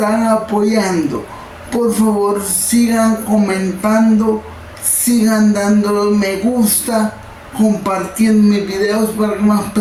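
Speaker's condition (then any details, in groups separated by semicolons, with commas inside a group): Cerebral palsy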